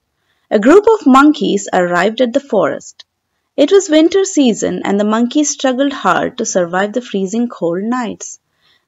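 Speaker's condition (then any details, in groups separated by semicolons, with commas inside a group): No condition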